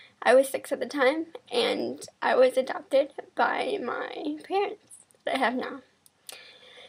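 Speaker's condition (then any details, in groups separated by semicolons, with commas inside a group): Cerebral palsy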